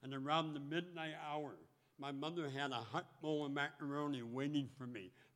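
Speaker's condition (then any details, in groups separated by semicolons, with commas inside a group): Speech impediment; speaks publicly with new voice as motivational speaker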